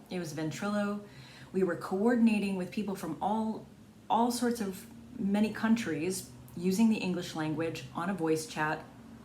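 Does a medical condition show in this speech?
No.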